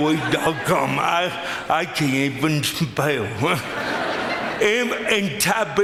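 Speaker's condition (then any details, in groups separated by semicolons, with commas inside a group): Cerebral palsy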